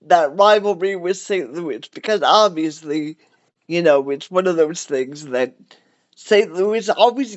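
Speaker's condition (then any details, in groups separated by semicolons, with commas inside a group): Cerebral palsy; cerebral palsy, wheelchair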